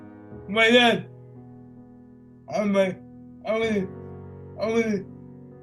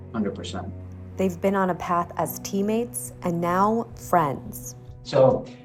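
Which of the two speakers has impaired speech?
The first: cerebral palsy; present from birth; 32 years with condition.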